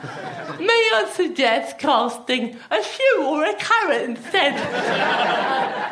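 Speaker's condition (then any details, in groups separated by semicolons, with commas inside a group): Athetoid cerebral palsy; athetoid cerebral palsy with myotonia and ataxia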